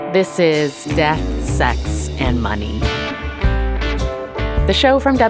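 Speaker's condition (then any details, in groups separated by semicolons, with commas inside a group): No condition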